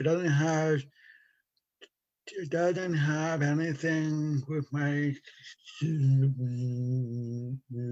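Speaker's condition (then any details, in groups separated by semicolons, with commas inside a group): Stutter from brain injury; mild cerebral palsy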